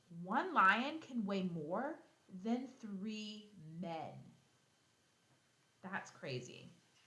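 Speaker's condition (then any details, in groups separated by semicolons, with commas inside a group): No condition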